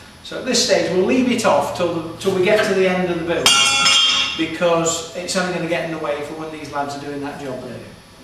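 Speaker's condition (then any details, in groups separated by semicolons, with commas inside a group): No condition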